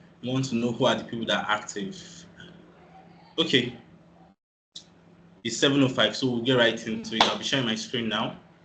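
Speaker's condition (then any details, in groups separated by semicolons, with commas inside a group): No condition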